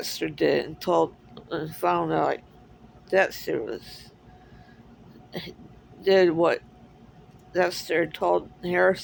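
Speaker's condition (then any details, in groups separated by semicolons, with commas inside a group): Cerebral palsy; speaks differently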